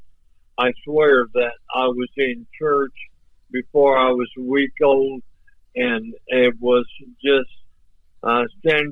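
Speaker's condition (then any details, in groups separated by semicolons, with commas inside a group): ALS; voice off but clear and understandable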